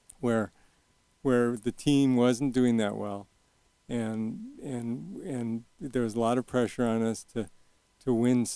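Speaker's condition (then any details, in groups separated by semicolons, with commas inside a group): Young onset Parkinson's disease; shaky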